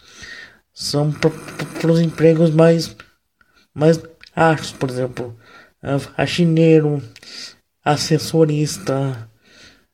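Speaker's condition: Cerebral palsy, mild; wheelchair user

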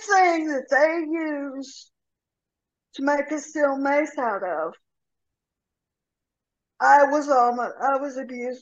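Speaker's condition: Cerebral palsy; from birth, instability causing trips, severe rotator cuff tear, formerly monthly falls needing engine 6 lift assists; steel mace and steel club training, walking while pushing grocery cart

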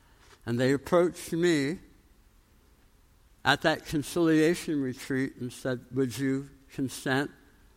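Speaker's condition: Tongue cancer, jaw reconstruction

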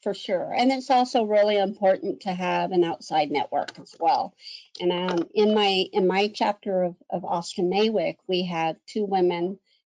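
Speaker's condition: Cleft lip and palate; one or two surgeries a year

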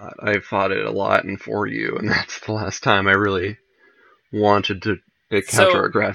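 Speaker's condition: No condition

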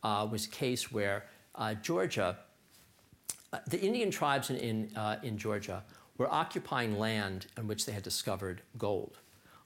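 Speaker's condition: No condition

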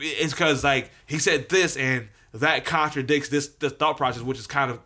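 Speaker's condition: No condition

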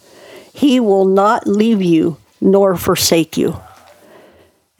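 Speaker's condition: Cleft palate; hole in roof of mouth from birth, born two months premature, breathing problems, thirteen childhood surgeries; unable to speak as young child due to palate hole, surgeries gave ability to speak

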